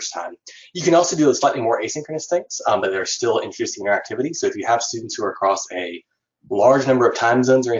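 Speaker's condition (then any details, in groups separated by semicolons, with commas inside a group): No condition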